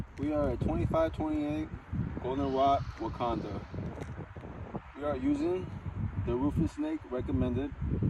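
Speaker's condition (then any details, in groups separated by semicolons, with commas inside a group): No condition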